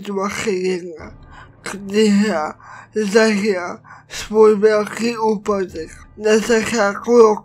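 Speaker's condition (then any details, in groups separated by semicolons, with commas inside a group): Cerebral palsy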